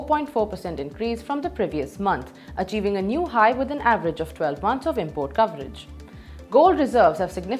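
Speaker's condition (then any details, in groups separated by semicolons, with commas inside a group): No condition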